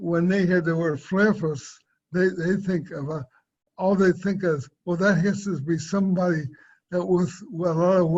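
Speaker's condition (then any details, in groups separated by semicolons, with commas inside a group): Cerebral palsy; affects speech and swallowing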